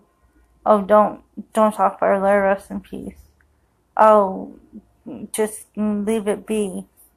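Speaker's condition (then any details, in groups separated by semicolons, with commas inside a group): Cerebral palsy; affects walking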